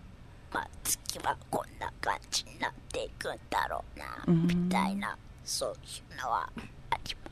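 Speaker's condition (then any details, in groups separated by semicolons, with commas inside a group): Myasthenia gravis; ventilator since age 26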